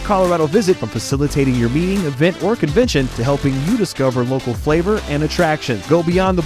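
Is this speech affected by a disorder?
No.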